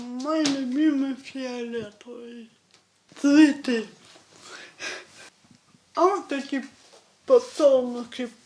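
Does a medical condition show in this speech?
Yes: cerebral palsy; hands almost nonfunctional, uses feet for tasks; diagnosed at eight months.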